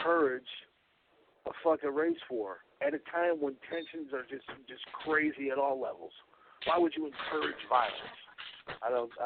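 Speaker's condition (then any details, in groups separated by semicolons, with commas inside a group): No condition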